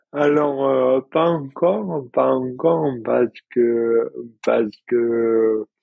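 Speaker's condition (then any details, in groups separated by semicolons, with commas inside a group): Dystonia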